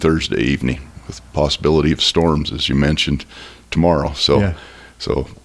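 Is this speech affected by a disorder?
No.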